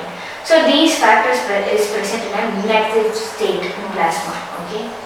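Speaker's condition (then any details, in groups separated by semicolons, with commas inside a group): No condition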